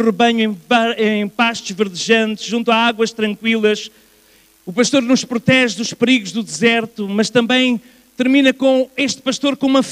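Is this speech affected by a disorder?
No.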